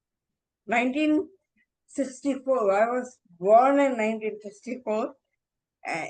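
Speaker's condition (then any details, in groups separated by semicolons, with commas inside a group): Encephalitis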